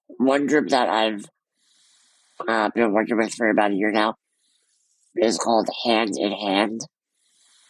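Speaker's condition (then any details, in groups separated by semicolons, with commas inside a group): Muscular dystrophy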